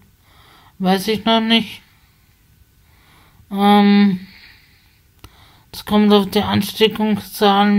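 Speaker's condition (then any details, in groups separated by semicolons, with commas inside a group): Spasticity from birth; multiple sclerosis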